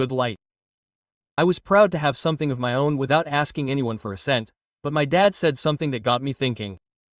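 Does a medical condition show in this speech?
No.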